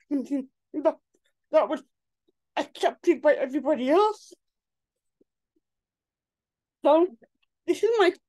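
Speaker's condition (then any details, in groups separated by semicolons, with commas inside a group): Cerebral palsy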